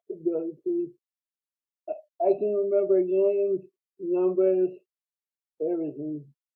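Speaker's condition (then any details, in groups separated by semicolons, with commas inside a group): Cerebral palsy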